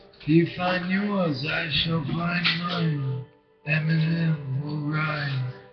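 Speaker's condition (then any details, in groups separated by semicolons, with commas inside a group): Brain injury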